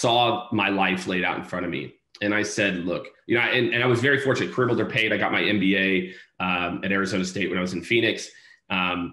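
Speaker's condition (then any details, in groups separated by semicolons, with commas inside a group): No condition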